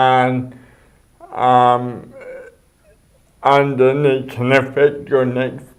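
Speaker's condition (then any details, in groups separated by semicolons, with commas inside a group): Cerebral palsy; speech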